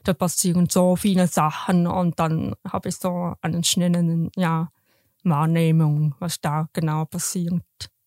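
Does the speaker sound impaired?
Yes: deafness, congenital; raised oral, intensive hearing and speech therapy, lip reading, felt therapist's vibrations to learn sounds.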